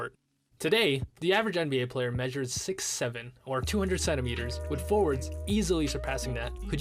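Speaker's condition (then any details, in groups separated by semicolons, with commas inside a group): No condition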